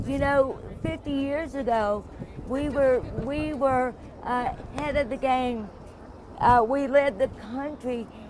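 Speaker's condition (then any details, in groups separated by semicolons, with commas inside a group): Cerebral palsy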